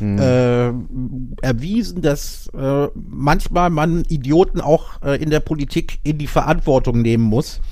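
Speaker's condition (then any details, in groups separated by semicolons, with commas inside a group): No condition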